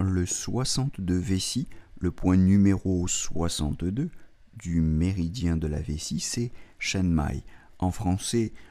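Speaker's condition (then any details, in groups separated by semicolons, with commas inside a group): No condition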